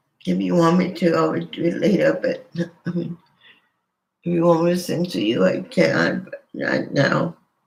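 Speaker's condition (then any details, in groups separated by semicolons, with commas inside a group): Cerebral palsy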